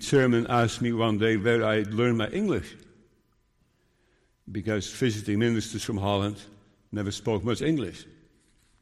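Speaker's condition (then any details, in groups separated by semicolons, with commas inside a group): Parkinson's disease; diagnosed 5 years ago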